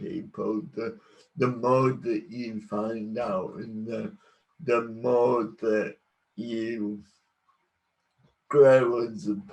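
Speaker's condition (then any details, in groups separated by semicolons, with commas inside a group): Cerebral palsy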